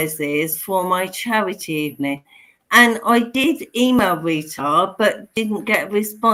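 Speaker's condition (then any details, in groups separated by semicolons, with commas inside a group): Motor neurone disease; bulbar onset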